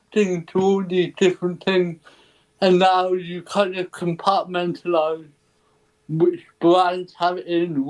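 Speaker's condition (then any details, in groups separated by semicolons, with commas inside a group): Cerebral palsy; ataxic type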